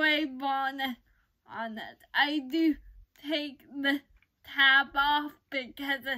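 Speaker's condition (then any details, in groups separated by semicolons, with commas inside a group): Cerebral palsy; uses crutches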